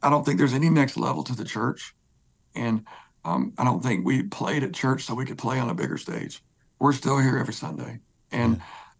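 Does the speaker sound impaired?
Yes: spasmodic dysphonia; voice disorder; voice grabs when talking, more talking brings more hoarseness, singing less hard than talking.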